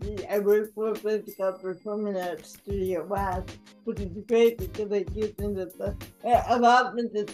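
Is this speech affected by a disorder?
Yes: cerebral palsy; mild.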